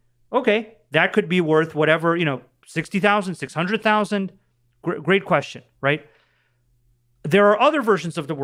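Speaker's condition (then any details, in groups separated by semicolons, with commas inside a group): No condition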